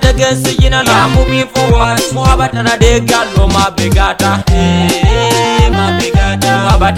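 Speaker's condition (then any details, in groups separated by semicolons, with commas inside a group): No condition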